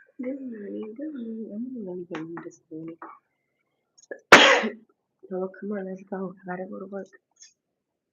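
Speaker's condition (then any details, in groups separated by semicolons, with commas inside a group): No condition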